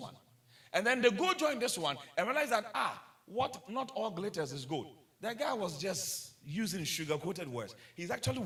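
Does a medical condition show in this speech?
No.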